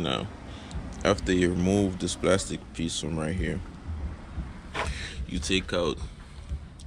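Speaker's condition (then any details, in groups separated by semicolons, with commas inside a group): No condition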